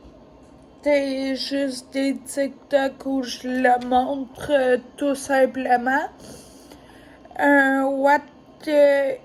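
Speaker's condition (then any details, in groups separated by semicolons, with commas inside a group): Ataxia; degenerative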